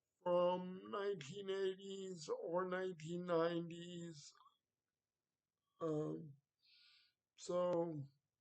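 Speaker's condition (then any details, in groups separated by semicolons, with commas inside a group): Cerebral palsy; wheelchair, needs transfer help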